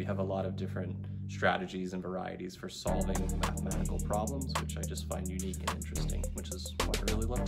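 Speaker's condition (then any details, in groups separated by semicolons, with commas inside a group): No condition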